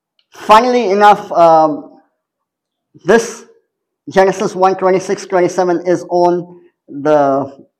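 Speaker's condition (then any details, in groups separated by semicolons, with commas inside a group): Cleft palate; congenital cleft palate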